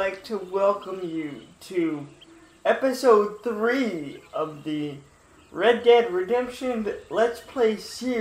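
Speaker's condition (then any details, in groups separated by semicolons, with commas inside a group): Cerebral palsy, mild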